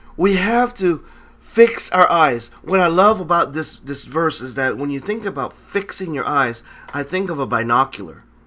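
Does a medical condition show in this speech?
No.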